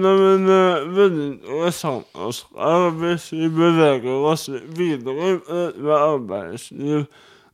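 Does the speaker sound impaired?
Yes: cerebral palsy; wheelchair user, needs personal assistance; speech difficulties, speech challenges.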